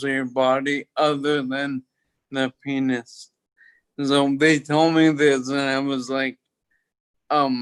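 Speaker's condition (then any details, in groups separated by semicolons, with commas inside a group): Toxic leukoencephalopathy, locked-in syndrome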